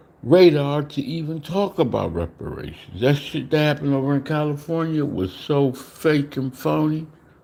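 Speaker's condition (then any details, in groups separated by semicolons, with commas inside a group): Slurred speech; still slurs words occasionally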